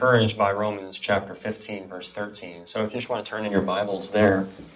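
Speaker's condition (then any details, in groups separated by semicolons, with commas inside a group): Cleft palate and cleft lip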